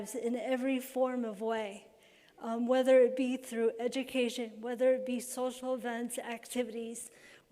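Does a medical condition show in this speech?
Yes: cerebral palsy.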